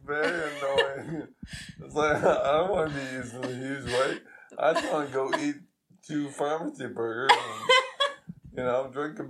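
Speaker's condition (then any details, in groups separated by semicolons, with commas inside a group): ALS; progressive weakness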